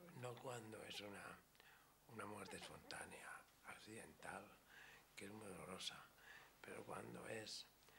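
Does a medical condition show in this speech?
Yes: ALS.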